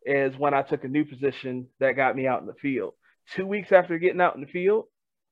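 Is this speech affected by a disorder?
No.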